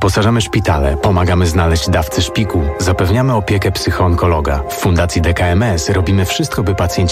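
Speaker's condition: No condition

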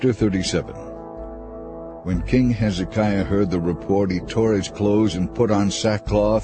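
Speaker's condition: No condition

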